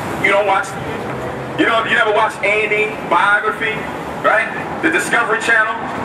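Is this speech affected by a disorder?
No.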